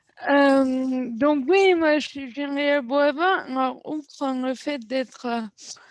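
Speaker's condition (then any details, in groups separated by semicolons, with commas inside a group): Cerebral palsy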